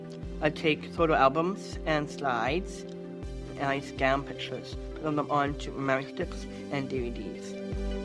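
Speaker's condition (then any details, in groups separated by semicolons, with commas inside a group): Down syndrome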